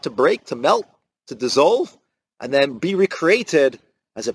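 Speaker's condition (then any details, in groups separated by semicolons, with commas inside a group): No condition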